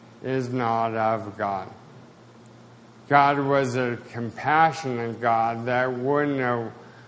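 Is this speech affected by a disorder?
Yes: spasticity, mild.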